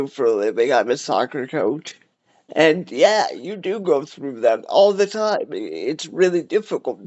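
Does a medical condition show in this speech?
Yes: cerebral palsy; cerebral palsy, wheelchair.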